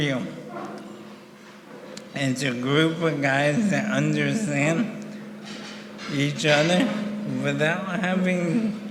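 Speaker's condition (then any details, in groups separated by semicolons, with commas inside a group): ALS; about 1.5 years since diagnosis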